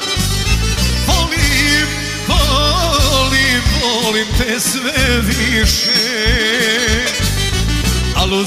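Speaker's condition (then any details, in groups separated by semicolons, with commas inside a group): No condition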